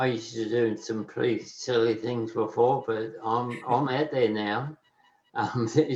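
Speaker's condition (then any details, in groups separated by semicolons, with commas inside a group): Motor neurone disease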